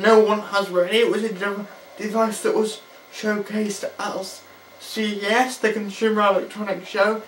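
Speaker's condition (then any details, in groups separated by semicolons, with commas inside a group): Cerebral palsy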